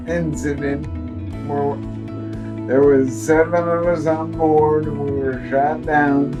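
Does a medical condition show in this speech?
Yes: traumatic brain injury; aircraft crash, six-week coma.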